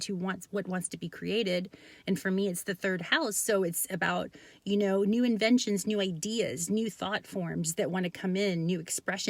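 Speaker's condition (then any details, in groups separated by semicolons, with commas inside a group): No condition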